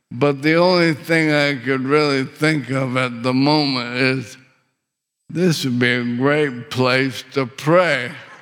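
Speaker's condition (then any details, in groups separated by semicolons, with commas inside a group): ALS; swallowing difficulty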